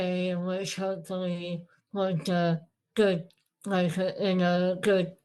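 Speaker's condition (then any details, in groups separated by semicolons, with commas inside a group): Moebius syndrome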